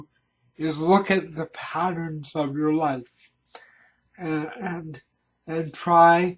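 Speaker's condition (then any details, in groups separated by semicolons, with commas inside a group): Cerebral palsy; reliable voice, uses voice control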